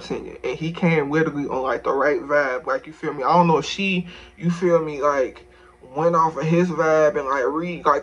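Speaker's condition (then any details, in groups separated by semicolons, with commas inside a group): No condition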